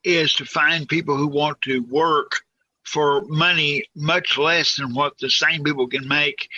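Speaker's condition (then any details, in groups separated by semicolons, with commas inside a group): Cerebral palsy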